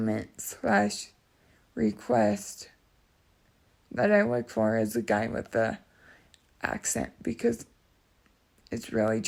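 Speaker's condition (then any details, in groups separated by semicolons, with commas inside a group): Cerebral palsy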